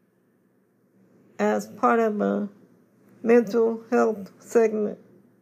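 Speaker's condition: Cerebral palsy; cerebral palsy diagnosed at birth, confined to wheelchair, scoliosis, osteoporosis

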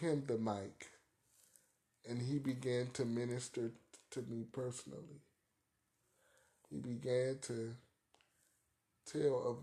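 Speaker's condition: Cerebral palsy; arthritis

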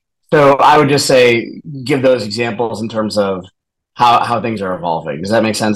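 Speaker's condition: No condition

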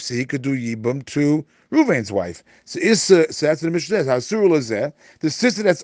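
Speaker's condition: No condition

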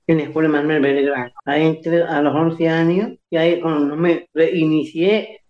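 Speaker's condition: Down syndrome; age 64

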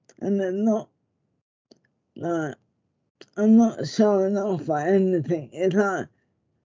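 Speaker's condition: Motor neurone disease; diagnosed after months of speech difficulties, sees speech therapist; speech sounds different, listeners mistake it for stroke, relatives abroad tell her not to speak

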